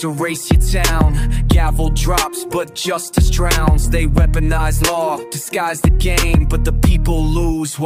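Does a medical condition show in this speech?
No.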